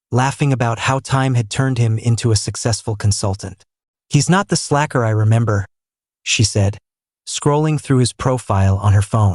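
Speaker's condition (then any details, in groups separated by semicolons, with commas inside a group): No condition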